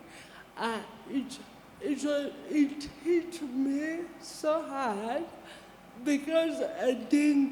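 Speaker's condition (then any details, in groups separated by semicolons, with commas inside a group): Cerebral palsy; speech affected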